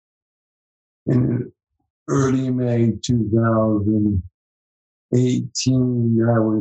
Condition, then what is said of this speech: ALS (motor neuron disease). My saliva goes into my lungs real easily because my throat is really affected.